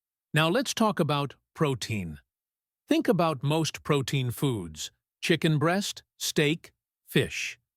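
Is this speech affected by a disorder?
No.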